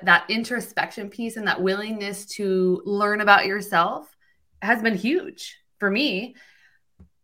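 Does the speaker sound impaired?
No.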